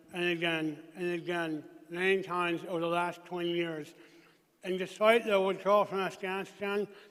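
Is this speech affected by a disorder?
Yes: traumatic brain injury.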